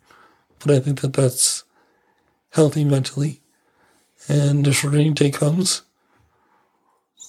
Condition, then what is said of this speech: ALS (motor neuron disease). But in the sense of losing it or slurring, I don't have those fears or issues at this time.